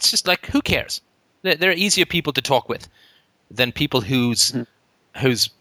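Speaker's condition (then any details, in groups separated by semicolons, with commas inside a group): No condition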